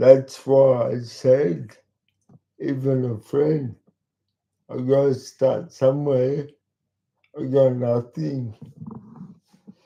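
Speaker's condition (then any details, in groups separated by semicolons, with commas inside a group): Cerebral palsy; talks slowly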